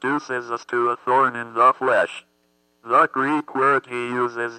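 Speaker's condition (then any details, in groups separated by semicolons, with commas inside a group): Athetoid cerebral palsy; communication box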